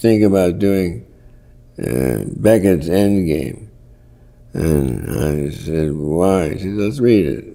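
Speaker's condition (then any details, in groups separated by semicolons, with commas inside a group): Parkinson's; worsening, often debilitating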